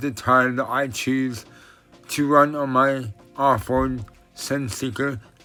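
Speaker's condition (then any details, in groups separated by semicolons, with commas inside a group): Cerebral palsy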